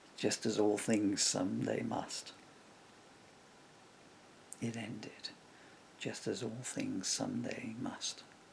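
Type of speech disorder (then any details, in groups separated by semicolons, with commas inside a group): Bulbar dysarthria; progressive bulbar palsy (MND)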